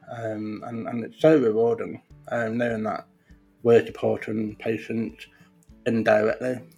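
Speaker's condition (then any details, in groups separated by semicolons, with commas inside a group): Profound deafness; no hearing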